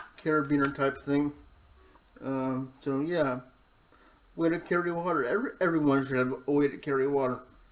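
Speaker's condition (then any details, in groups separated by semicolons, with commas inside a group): Cerebral palsy, spastic diplegia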